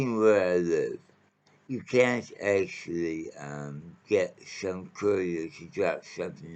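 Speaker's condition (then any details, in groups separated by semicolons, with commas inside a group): Mouth cancer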